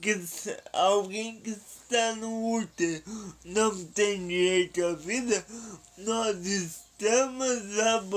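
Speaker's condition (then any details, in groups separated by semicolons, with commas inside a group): Paralysis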